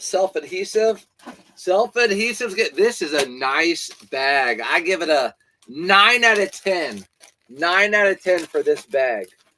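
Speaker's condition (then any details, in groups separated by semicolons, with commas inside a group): No condition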